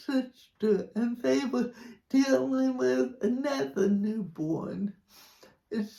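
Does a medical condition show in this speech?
Yes: cerebral palsy.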